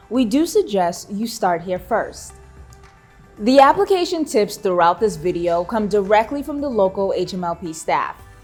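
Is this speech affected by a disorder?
No.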